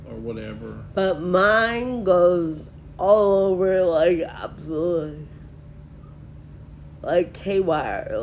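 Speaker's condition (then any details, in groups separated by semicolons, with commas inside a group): Friedreich ataxia; progressive; on gabapentin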